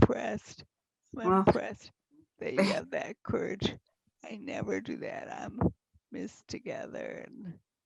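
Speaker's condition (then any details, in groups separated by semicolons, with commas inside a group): Multiple sclerosis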